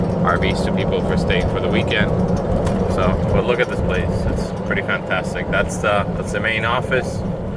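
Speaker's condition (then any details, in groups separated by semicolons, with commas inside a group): No condition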